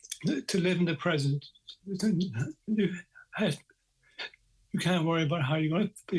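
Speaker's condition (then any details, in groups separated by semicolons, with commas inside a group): Parkinson's; early onset, deep brain stimulation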